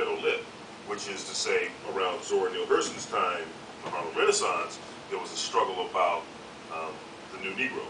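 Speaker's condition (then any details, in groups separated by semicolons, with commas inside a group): No condition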